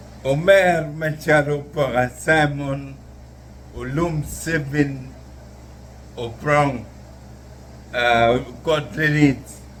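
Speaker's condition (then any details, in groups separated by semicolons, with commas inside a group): Neurological disease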